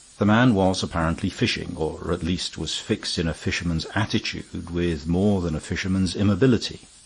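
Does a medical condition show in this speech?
No.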